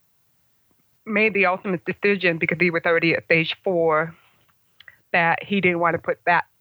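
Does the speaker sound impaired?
Yes: congenital hearing loss, congenital, about 75% hearing loss; congenital deafness.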